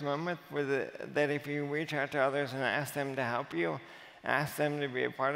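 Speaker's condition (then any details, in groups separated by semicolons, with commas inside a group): Amyotrophic lateral sclerosis; voice and hands affected; age 38, over two years since diagnosis; speech audibly affected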